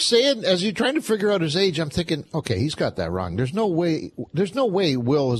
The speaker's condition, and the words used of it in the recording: None; typical speech.